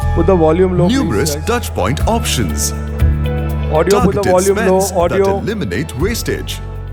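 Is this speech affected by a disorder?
No.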